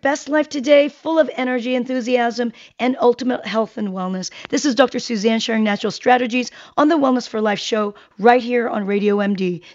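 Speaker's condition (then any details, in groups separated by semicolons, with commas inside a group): No condition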